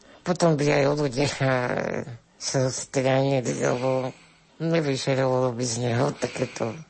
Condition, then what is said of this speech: Spinal muscular atrophy. Aby mohol aj rozprávať, musel sa naučiť vytláčať vzduch, ktorý vdychuje pomocou prístroja až k hlasivkám.